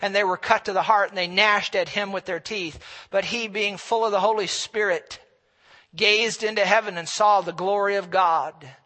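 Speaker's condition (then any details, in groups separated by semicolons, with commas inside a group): No condition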